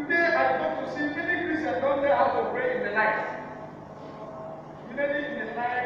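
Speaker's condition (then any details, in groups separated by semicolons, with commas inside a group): No condition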